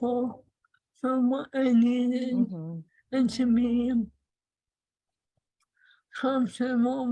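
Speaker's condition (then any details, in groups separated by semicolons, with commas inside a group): ALS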